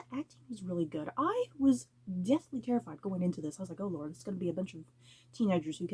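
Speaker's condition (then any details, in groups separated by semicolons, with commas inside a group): No condition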